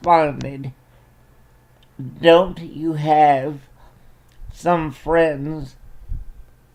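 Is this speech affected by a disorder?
Yes: cerebral palsy.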